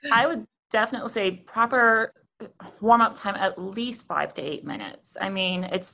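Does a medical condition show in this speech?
No.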